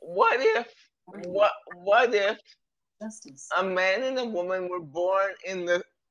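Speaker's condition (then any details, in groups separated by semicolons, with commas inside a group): Cerebral palsy; present from birth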